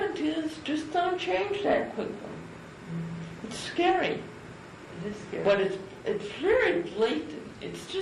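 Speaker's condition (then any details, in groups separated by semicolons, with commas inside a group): Cerebral palsy; from birth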